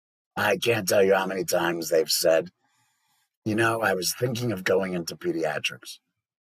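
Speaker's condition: Laryngectomy; esophageal segment changes speech

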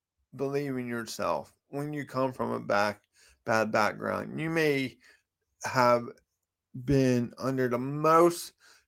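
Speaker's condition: Cerebral palsy; affects walk and speech

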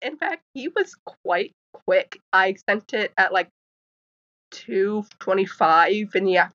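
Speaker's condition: Stuttering; developmental neurological stutter, born four months early, no speech until four, onset at eight, suspected genetic; stutters on every letter and when singing, mid-word, masks fluency, worse when mask falls off; repeated sounds, prolonged sounds

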